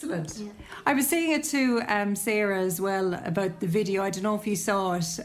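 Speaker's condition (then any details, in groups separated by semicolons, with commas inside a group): No condition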